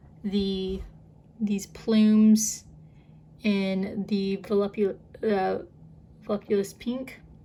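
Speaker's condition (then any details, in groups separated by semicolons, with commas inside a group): No condition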